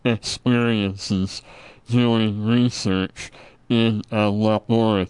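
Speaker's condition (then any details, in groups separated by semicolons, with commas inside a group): Treacher Collins syndrome; congenital genetic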